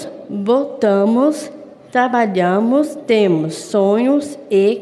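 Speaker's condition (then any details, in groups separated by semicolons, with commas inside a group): Down syndrome; chromosome 21 alteration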